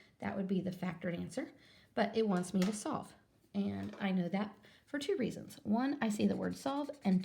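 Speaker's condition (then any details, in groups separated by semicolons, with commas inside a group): No condition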